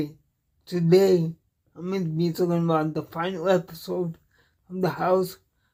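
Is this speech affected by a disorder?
Yes: cerebral palsy; cannot walk, uses wheelchair.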